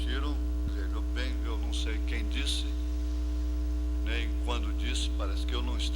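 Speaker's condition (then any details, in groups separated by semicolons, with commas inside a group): No condition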